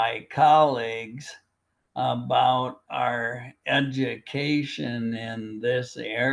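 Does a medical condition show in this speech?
Yes: primary lateral sclerosis, bulbar onset; upper motor neuron bulbar type, first diagnosed as ALS; still fairly independent; oral onset, slurred speech.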